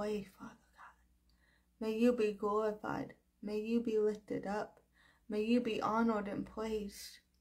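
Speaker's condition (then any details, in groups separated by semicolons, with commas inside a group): Cerebral palsy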